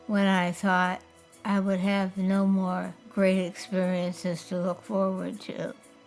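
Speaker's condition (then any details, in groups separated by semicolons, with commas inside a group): Parkinson's disease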